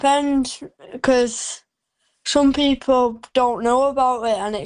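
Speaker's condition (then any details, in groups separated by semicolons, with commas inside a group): Cerebral palsy; brain damage affecting brain control of muscles and hands, physical impact, no mental impact; age 12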